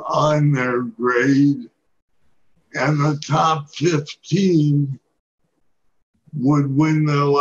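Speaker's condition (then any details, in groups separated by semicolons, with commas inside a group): Parkinson's disease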